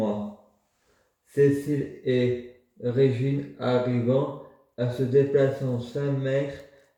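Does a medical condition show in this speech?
Yes: multiple sclerosis.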